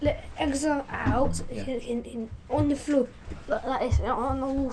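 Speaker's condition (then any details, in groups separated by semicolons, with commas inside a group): Stammer; boy aged 11; repeated sounds, prolonged sounds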